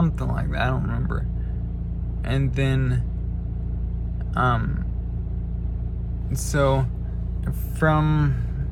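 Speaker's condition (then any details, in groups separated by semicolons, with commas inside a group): Traumatic brain injury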